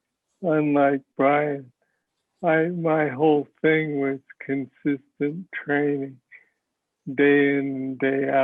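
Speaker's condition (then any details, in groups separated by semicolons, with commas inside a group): Parkinson's disease; speech sounds like mush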